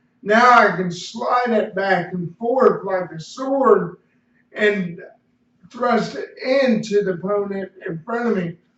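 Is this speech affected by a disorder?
Yes: cerebral palsy; slight speech impediment.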